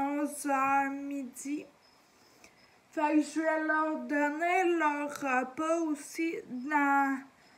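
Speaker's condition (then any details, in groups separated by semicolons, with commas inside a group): Ataxia; degenerative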